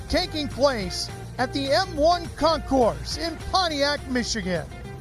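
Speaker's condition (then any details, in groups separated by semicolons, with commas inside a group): No condition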